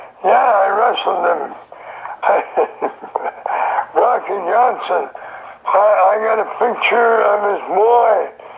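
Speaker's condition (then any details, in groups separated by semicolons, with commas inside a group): Throat cancer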